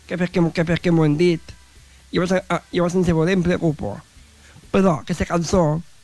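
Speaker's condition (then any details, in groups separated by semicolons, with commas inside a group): Down syndrome; very talkative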